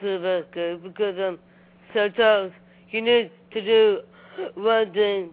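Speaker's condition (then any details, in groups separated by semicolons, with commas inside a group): Down syndrome; present from birth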